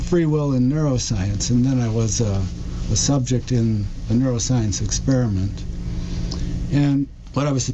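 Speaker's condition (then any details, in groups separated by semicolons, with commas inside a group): Parkinson's disease; diagnosed almost 4 years ago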